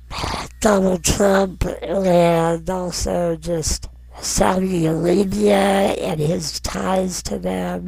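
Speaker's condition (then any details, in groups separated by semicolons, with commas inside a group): Non-progressive muscular dystrophy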